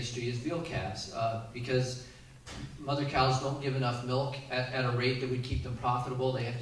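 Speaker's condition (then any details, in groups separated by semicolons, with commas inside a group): No condition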